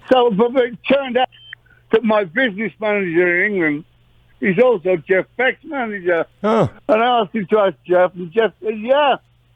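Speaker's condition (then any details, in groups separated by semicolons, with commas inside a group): Parkinson's disease; long duration, mild case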